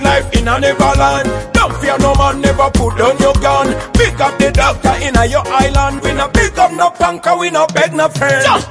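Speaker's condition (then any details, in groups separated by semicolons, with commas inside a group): No condition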